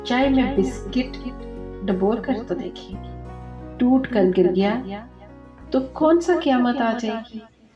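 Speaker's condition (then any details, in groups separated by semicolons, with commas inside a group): No condition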